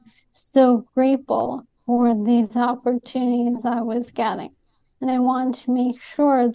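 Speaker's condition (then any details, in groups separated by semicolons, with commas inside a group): ALS; Columbia University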